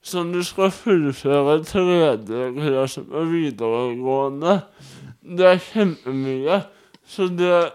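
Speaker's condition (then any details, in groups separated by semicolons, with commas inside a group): Cerebral palsy; wheelchair user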